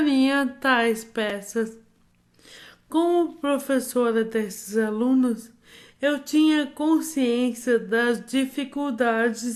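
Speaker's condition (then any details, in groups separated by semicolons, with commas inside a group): Amyotrophic lateral sclerosis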